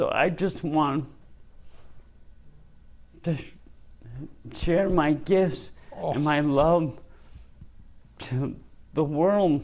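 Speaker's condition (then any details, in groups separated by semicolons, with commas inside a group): ALS; diagnosed a year ago; speech affected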